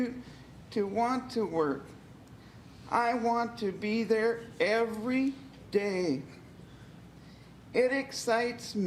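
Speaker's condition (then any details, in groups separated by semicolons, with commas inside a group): Cerebral palsy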